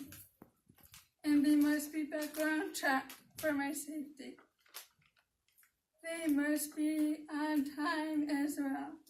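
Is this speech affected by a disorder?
Yes: cerebral palsy.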